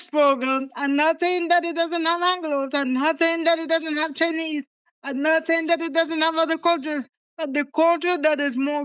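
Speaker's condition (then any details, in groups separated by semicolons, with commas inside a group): Cerebral palsy; present from birth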